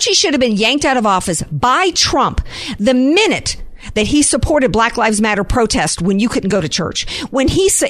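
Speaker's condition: No condition

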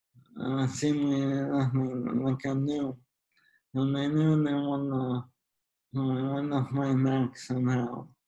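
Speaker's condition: ALS; slow progressor

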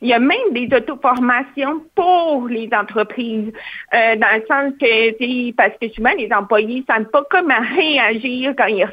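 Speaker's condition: Hearing loss with cochlear implant; hard of hearing, cochlear implant at age 4, operated very young, uses interpreters; masks make understanding others harder

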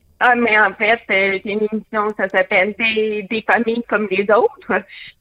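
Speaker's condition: Hearing loss with cochlear implant; removes implant in water, total silence, phone understanding varies by person

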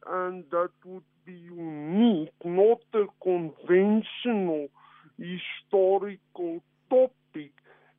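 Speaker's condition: Cerebral palsy; affects speed of communication

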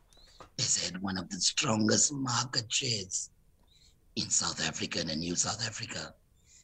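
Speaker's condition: Total laryngectomy; total laryngectomy for rare laryngeal cancer, suspected chondrosarcoma, surgeon Dr. Ismail, five operations, 24 days ICU; no natural voice, earlier Stephen Hawking-like voice, prior huskier voice, spasmodic dysphonia diagnosed

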